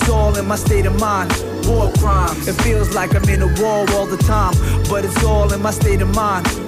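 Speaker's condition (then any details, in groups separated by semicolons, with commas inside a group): No condition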